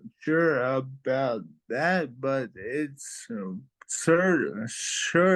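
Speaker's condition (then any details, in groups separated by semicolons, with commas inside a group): Traumatic brain injury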